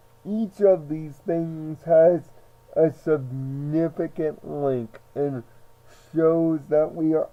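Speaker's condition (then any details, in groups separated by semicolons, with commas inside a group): Cerebral palsy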